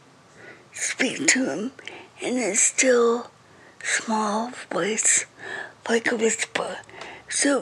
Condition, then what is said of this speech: Cerebral palsy. Again, I'm gonna let it read because my reading is really slow and I don't want my speech to get in the way of God's words.